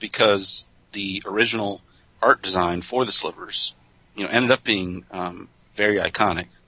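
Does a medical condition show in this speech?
No.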